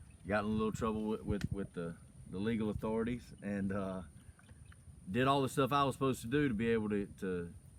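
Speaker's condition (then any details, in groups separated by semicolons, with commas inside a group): No condition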